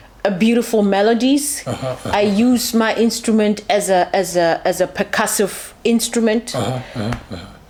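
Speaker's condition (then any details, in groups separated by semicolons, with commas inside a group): No condition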